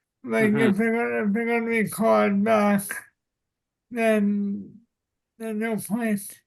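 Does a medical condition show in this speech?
Yes: cerebral palsy.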